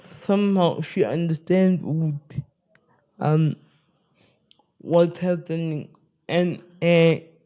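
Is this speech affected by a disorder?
Yes: spastic cerebral palsy.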